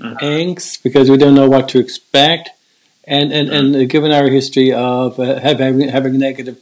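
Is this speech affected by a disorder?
Yes: stuttering; severe Stuttering, history of masking, Fluency Plus program, Speech and Stuttering Institute Toronto, refreshers; self-described severe, still stutters, managed within reason through Fluency Plus program; uses Speech targets, deep breathing, full articulatory movement; here repeated sounds, repeated words.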